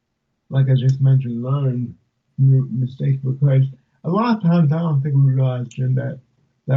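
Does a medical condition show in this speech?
Yes: cerebral palsy; speech affected.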